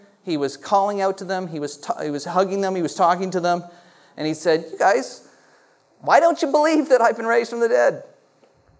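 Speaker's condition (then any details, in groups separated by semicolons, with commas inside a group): No condition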